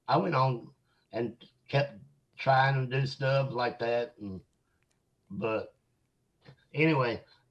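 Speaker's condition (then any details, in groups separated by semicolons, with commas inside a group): Mosaic Down syndrome; age 56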